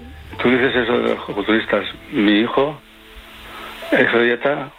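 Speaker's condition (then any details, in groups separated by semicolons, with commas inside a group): Parkinson's disease; on Parkinson's medication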